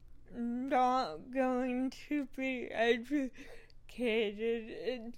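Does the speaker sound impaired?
Yes: cerebral palsy; speech therapy for pronunciation and breath support.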